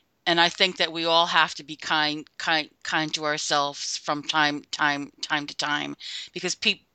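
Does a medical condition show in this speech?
Yes: stuttering; childhood-onset stuttering, no childhood therapy, covert over 30 years, unconscious word switching, open since 2007 albany nsa chapter; formerly avoided speaking situations, speechless at first self-help group meeting, said name and stutter by fourth or fifth; here repeated sounds, repeated words.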